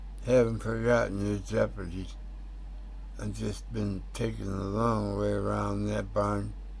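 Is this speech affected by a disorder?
Yes: tongue cancer; tongue tumor.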